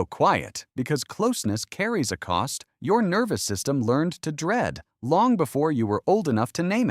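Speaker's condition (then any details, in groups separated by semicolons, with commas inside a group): No condition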